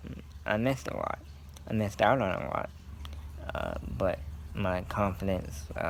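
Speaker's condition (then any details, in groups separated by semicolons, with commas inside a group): Cerebral palsy; scoliosis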